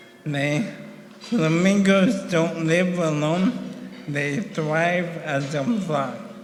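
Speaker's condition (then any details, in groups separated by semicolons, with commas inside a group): ALS; about 1.5 years since diagnosis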